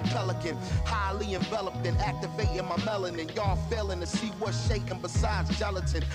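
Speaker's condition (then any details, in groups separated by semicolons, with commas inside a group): No condition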